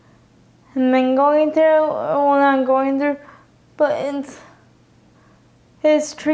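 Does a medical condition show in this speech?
Yes: cerebral palsy, spastic quadriplegic.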